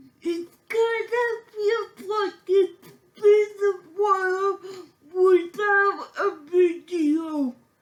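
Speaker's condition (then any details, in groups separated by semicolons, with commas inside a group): Cerebral palsy; shaky speech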